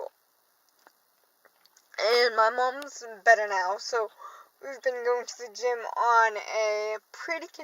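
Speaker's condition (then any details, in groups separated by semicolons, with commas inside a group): Cerebral palsy; from birth, affects walking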